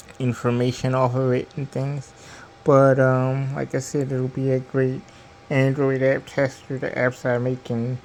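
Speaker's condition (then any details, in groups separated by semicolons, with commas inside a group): Cerebral palsy; diplegia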